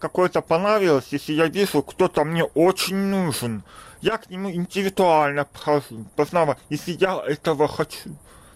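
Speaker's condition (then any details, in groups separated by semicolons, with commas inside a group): Deafness, congenital; able to speak despite poor hearing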